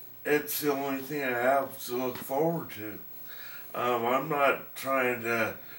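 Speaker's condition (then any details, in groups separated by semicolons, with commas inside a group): Brain injury; accident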